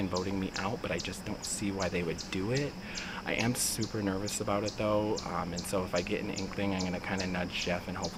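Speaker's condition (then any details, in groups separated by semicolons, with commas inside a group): No condition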